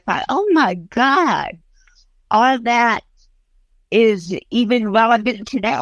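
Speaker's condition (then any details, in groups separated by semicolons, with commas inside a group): Cerebral palsy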